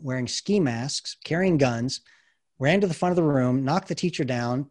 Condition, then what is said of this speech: None; typical speech.